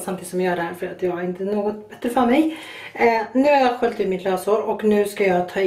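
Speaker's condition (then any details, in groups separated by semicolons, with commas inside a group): No condition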